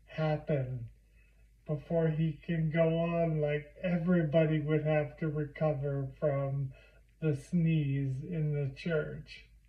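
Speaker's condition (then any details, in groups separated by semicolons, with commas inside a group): Primary lateral sclerosis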